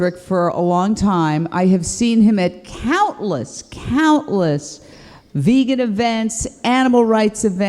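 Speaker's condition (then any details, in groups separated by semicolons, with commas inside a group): No condition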